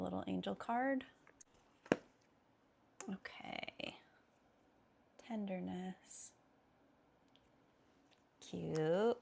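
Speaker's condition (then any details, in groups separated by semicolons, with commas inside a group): No condition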